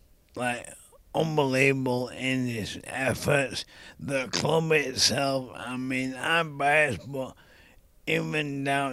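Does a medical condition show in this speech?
Yes: ALS (motor neurone disease); young onset, speech affected first, voice worsened rapidly, nerve conduction testing; speaking takes double energy, lags in banter, struggled saying solicitor, eating, drinking unaffected.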